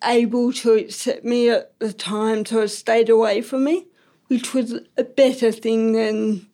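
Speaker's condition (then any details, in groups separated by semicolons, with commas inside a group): Ataxic cerebral palsy; five weeks premature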